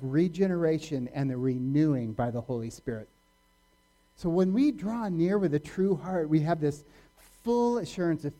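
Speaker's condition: No condition

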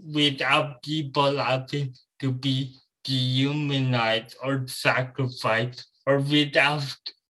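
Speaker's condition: Cerebral palsy

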